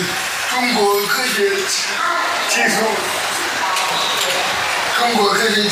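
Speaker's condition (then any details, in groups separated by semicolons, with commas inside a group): Cerebral palsy; diagnosed shortly after birth, stood independently only at five, unsteady wrist at six, hand tremor; about twenty years since diagnosis, uncontrolled hand tremor, slow handwriting, occasional involuntary body movements; firm, assured tone, somewhat unclear pronunciation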